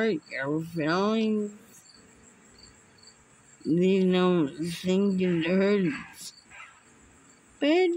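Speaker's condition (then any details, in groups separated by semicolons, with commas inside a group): Muscular dystrophy; unable to walk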